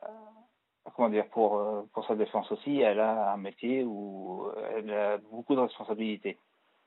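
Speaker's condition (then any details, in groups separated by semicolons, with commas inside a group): Parkinson's disease; Sifrol stopped as not tolerated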